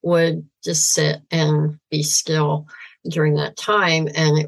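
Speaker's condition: Severe cleft palate, cleft lip and palate

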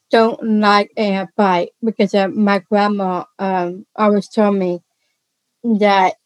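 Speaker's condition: Down syndrome; congenital, sleep apnea now in remission, no longer uses CPAP mask

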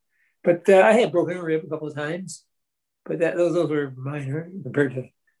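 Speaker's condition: Parkinson's disease; progressive Parkinson's, deep brain stimulation (DBS) surgery about 4 years after diagnosis; speech affected by Parkinson's and DBS surgery

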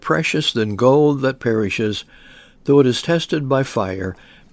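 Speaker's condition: No condition

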